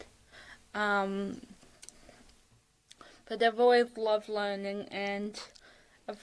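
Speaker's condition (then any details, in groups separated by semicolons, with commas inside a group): Cerebral palsy; ataxic, lack of oxygen at birth, arms and legs affected; fatigue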